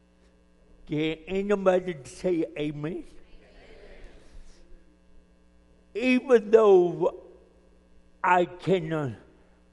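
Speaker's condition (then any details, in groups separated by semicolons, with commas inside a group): Cerebral palsy; speech impediment, talks funny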